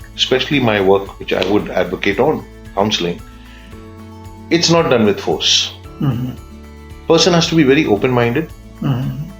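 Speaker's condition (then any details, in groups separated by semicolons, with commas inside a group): No condition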